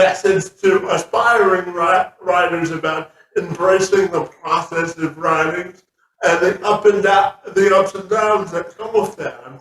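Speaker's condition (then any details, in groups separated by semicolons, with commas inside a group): Cerebral palsy; present from birth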